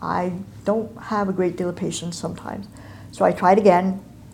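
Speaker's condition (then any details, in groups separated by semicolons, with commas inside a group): Cleft palate and cleft lip; congenital, facial reconstruction at Lackland, mouth wired shut 12 weeks, over 30 years ago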